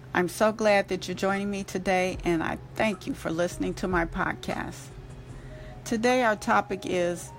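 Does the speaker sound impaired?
No.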